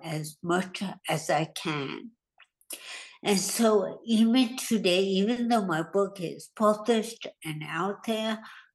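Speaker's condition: Hemorrhagic stroke; near-fatal brain bleed with unconsciousness, weak right side, right-handed, now types only with left hand; trouble putting thoughts into language, brain works faster than tongue, hard getting words out quickly

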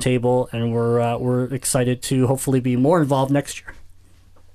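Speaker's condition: Cleft palate; congenital cleft palate

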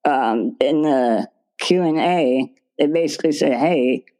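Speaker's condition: Spinal muscular atrophy; progressive muscle weakness, wheelchair user, told was dead 14 years ago

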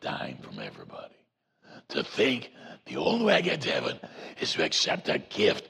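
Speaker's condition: Voice box removal needed; vocal cord cancer

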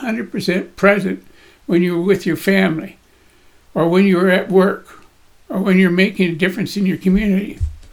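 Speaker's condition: Parkinson's disease; Parkinson's disease at age 76 to 77, body tremor, shaking stops when holding heavy weights; Parkinson's getting in the way a little, daily cardio and gym workouts; voice shakes

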